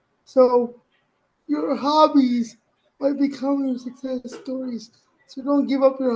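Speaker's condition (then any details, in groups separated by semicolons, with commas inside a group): Cerebral palsy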